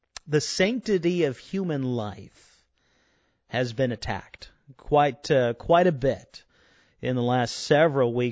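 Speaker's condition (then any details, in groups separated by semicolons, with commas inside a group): No condition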